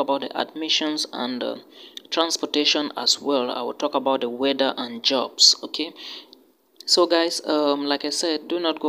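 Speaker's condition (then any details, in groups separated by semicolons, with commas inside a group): No condition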